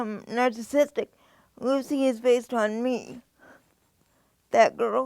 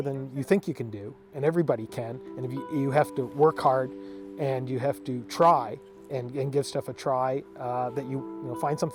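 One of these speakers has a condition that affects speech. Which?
The first: cerebral palsy; spastic quadriplegic form, from birth, wheelchair since age two; 23 years old, types with two fingers; able to speak, considers self very good speaker.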